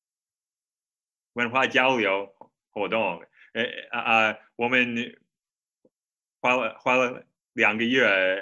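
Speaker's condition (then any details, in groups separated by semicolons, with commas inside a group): Stuttering; childhood stutter, fluency shaping in primary and middle school, stopped in high school, later avoidance reduction therapy; aims to stutter openly with forward-moving speech, no hard blocks or techniques to hide stutter; repeated words, prolonged sounds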